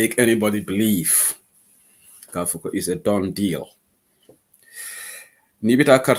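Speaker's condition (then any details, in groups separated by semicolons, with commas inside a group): No condition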